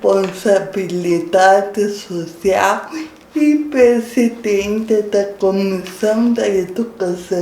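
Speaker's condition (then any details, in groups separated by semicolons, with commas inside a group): Cerebral palsy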